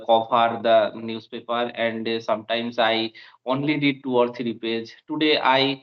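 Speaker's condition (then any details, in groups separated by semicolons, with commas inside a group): No condition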